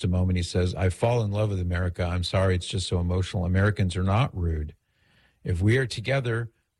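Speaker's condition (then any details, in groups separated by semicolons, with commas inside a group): No condition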